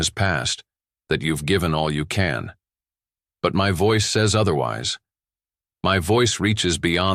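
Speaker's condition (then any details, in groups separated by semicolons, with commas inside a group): No condition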